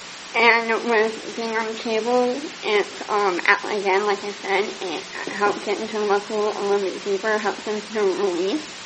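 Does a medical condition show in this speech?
Yes: speech impediment; may need to be asked to repeat.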